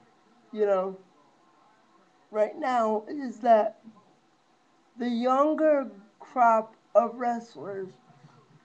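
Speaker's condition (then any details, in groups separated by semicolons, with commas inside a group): Cerebral palsy; lifelong, wheelchair user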